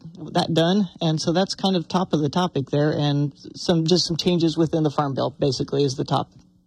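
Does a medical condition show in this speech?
No.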